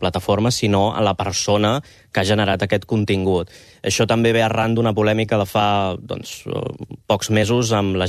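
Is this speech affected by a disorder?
No.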